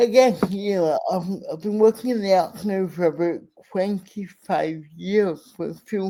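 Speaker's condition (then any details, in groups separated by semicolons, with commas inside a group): Cerebral palsy; speech impairment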